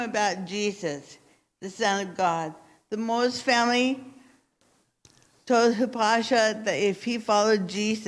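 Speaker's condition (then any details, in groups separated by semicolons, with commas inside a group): Cerebral palsy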